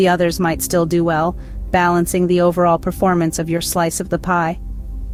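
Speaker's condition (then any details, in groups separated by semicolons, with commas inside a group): No condition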